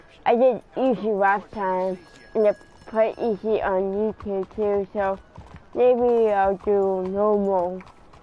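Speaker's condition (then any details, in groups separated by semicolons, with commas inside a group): Cerebral palsy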